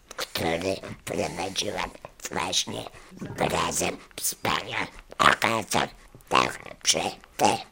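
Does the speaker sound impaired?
Yes: laryngectomy after laryngeal cancer; total laryngectomy for laryngeal cancer, diagnosed 20 years after thyroid surgery with major complications; speaks again after larynx removal, speech described as beautiful; relearned speaking through exercises, now speaks well.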